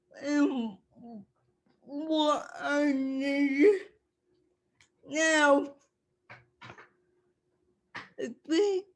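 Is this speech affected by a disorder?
Yes: cerebral palsy; speech affected.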